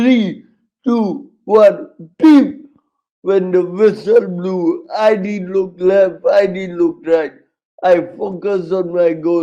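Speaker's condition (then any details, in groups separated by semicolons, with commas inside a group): Cerebral palsy, severe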